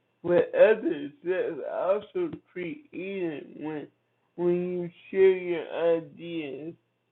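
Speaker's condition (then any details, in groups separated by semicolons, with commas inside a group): Cerebral palsy; from birth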